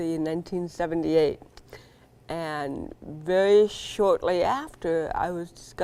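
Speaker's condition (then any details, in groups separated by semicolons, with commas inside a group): Cerebral palsy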